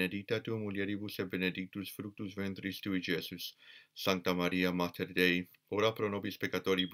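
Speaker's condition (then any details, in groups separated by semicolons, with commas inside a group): No condition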